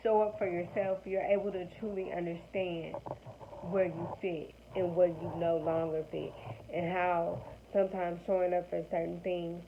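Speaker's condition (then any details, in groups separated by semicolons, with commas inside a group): Cerebral palsy, spastic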